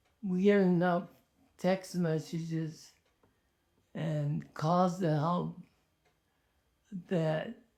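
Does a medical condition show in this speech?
Yes: ALS.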